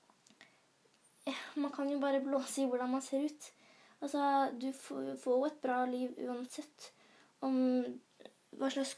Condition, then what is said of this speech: Stuttering. For jeg, selv om jeg stammer, og det kan være ganske mye av det innmellom, så har jeg også